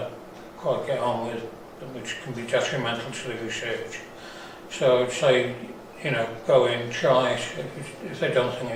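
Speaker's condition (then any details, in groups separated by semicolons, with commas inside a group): Parkinson's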